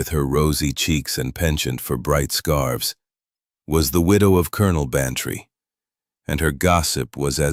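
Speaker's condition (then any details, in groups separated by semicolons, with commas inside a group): No condition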